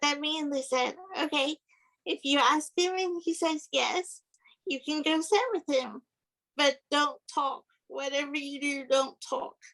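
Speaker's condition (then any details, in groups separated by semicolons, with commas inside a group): Cerebral palsy; physical disability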